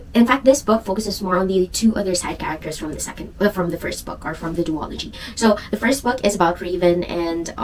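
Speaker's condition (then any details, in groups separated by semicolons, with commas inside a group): No condition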